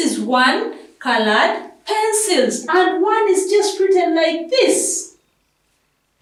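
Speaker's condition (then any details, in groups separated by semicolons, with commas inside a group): No condition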